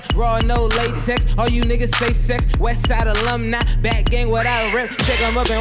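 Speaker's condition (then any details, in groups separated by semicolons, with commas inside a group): No condition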